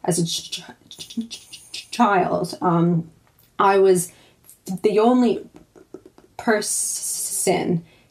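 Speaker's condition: Stammering; stammer since childhood; stammer somewhat unpredictable, switches words to hide it less than most people who stammer; prolonged sounds, blocks

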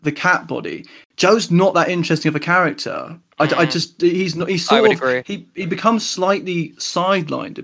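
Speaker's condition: No condition

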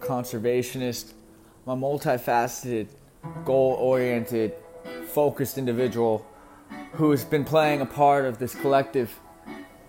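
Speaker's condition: No condition

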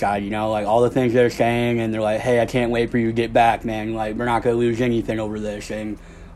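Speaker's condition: Cleft lip and palate; doing well

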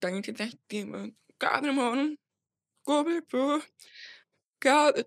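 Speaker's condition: Deafness; hearing loss

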